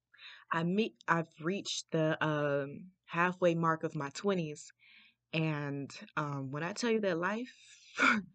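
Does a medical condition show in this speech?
Yes: stutter; audible disfluency mid-sentence, openly acknowledged on air; here prolonged sounds.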